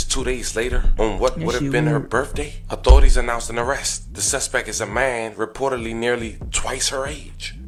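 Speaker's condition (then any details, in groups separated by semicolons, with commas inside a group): No condition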